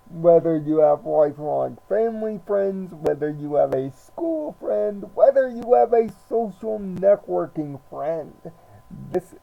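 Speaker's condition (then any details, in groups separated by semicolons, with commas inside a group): Cerebral palsy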